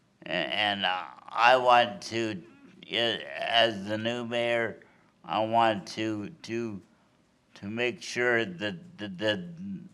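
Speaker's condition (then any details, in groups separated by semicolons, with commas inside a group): Cerebral palsy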